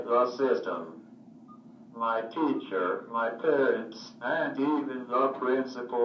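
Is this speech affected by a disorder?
Yes: cerebral palsy, athetoid.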